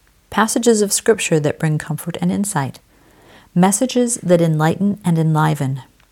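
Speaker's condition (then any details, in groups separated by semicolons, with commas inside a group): No condition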